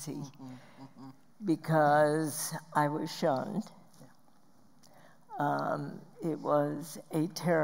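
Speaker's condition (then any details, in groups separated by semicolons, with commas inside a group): Spasmodic dysphonia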